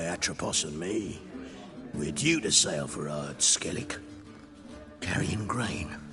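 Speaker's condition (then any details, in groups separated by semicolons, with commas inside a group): No condition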